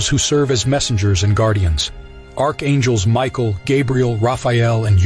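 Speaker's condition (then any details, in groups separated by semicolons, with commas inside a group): No condition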